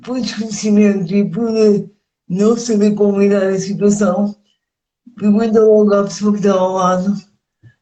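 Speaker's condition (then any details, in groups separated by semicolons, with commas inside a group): Cerebral palsy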